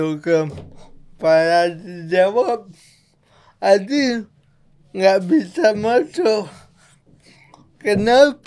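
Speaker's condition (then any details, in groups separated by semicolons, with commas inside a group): Cerebral palsy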